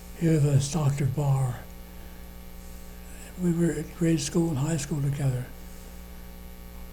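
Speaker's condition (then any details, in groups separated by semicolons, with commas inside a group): Parkinson's disease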